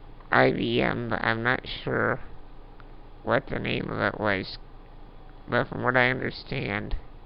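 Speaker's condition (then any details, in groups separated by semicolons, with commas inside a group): Duchenne muscular dystrophy; sleep apnea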